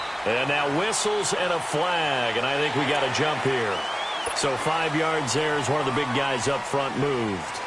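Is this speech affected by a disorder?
No.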